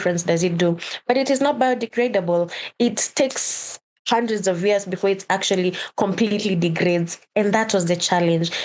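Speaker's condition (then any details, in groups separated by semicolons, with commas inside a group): No condition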